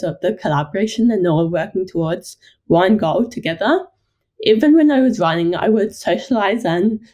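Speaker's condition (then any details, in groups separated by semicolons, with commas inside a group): Ataxic cerebral palsy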